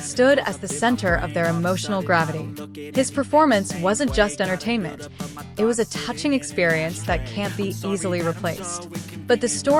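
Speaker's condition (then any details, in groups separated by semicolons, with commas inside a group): No condition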